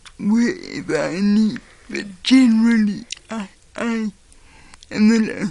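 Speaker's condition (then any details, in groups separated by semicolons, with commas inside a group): Cerebral palsy; doctors predicted never walking, never talking, never getting an education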